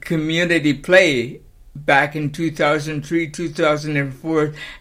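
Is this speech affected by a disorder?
Yes: cerebral palsy.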